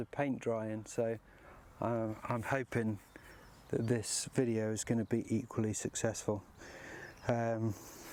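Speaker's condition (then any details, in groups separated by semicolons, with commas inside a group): No condition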